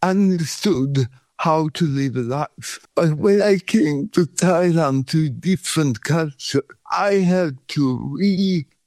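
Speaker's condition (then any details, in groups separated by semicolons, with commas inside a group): Cerebral palsy; pain back within 3 days in Sweden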